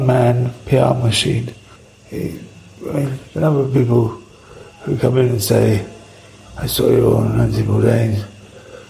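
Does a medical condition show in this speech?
Yes: Parkinson's; long-standing, diagnosed about 5 years after restaurant opened, pioneering surgery with two brain wires and implanted battery; mobile after surgery, less time in kitchen; affects speech, rare audio interview.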